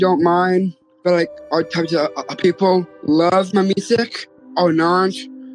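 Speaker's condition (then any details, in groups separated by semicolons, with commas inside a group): Down syndrome; age 20; a little hard to understand at first, voice sounds different from other artists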